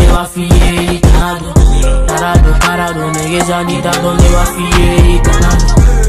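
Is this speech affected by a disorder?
No.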